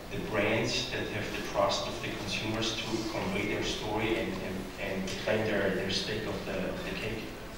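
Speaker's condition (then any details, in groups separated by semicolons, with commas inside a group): No condition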